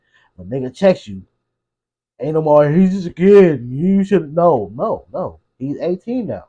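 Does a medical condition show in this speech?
No.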